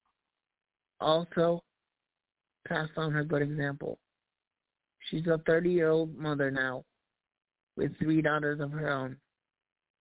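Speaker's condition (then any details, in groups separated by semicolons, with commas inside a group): Cerebral palsy; voice improved over last year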